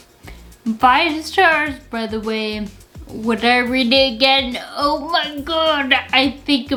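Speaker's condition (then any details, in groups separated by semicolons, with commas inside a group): Friedreich's ataxia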